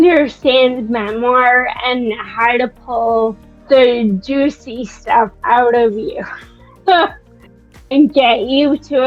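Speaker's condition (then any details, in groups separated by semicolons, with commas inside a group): Friedreich's ataxia; Friedreich's ataxia, progressive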